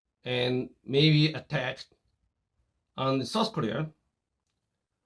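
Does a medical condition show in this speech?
No.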